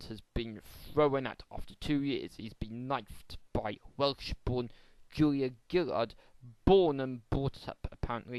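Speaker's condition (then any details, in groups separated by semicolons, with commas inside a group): No condition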